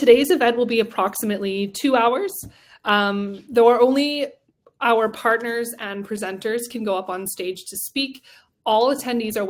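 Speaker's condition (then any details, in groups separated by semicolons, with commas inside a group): No condition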